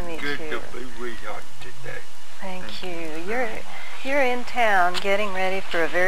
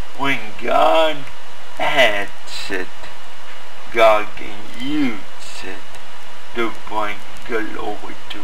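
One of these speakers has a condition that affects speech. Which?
The second: cerebral palsy; from birth, 18 minutes oxygen deprivation at birth; affected by oxygen deprivation at birth.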